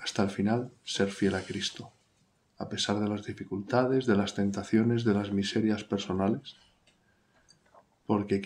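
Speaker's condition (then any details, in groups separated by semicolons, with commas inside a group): No condition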